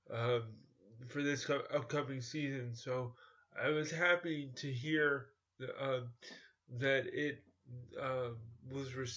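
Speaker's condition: Cerebral palsy; cerebral palsy since childhood

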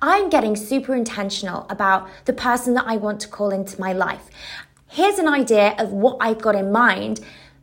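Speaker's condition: No condition

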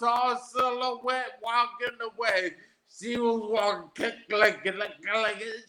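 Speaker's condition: Aphasia after stroke; about 13 years since stroke

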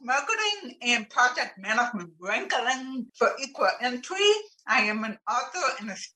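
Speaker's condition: Profound deafness; does not know ASL or sign language; communicates by spoken language

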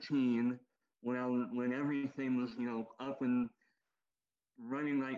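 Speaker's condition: Cleft lip and palate, popliteal pterygium syndrome; amputation

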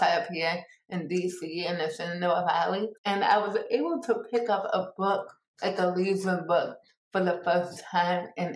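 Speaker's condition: Cerebral palsy; born two months premature

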